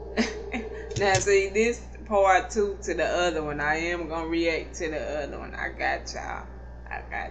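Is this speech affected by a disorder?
Yes: cerebral palsy; not paralyzed, can stand.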